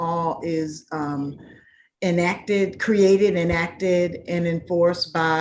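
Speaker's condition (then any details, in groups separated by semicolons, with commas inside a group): No condition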